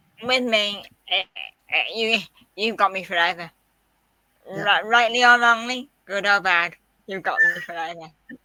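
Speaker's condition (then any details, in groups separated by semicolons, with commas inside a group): Quadriplegic cerebral palsy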